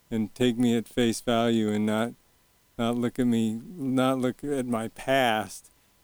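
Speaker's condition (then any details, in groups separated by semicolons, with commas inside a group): Early onset Parkinson's, young onset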